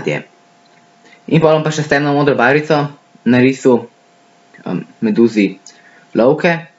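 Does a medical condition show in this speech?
No.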